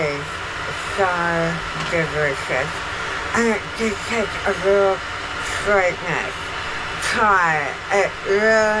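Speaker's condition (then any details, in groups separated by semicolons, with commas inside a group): Jaw cancer surgery; tracheostomy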